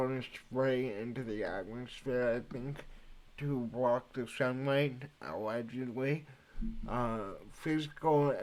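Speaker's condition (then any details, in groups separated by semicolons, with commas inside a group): Cerebral palsy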